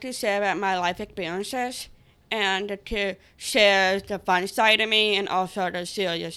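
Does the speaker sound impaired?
Yes: Down syndrome; accent from condition.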